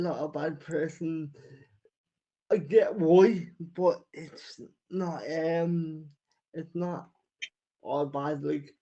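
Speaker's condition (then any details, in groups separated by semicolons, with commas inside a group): Cerebral palsy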